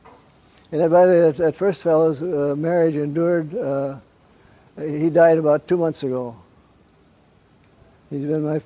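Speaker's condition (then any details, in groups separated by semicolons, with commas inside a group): Parkinson's; gets up around 3 am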